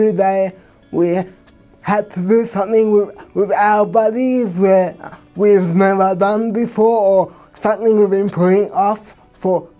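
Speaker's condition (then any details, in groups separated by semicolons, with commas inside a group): Cerebral palsy; from birth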